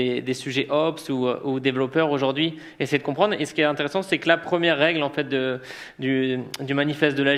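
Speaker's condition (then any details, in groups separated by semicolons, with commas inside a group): No condition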